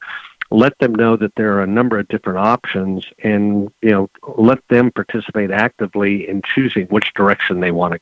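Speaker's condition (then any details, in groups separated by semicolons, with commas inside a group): No condition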